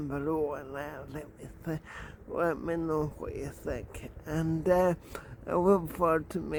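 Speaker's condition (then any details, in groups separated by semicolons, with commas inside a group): Cerebral palsy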